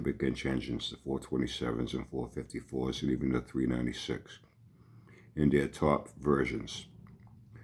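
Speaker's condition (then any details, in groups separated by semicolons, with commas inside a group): No condition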